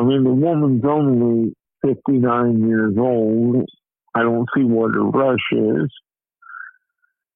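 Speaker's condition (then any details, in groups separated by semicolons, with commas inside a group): Cerebral palsy; low birth weight of 3 lb 11¾ oz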